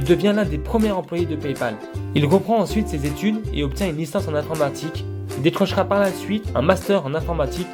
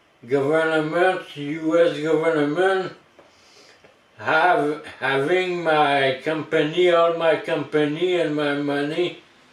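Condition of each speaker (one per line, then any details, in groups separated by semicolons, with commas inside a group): No condition
Traumatic brain injury; surgery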